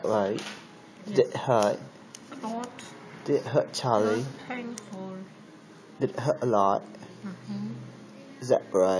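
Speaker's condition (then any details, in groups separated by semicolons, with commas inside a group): No condition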